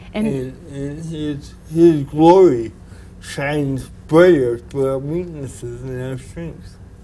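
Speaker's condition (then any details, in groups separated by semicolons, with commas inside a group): Cerebral palsy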